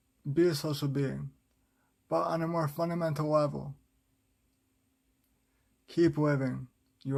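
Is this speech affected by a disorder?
Yes: cerebral palsy, spastic.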